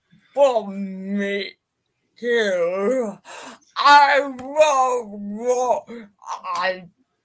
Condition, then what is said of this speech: Cerebral palsy. And then when you told me you had this speaking issue with speaking, I didn't know.